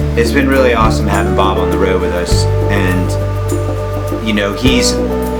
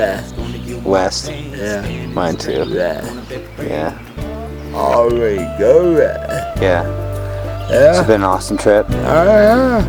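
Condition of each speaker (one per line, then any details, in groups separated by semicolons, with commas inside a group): No condition
Cerebral palsy; from birth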